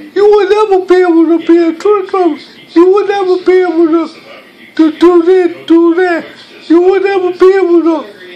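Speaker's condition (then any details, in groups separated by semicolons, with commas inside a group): Cerebral palsy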